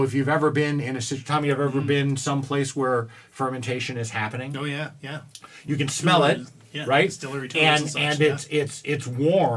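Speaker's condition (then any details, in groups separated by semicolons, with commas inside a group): No condition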